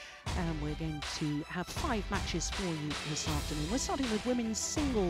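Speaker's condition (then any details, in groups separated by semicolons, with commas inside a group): No condition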